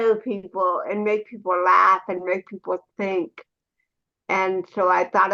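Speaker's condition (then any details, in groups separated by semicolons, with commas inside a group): Cerebral palsy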